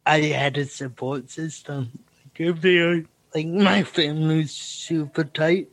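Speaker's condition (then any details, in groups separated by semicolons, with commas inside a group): Cerebral palsy; noticeable speech impediment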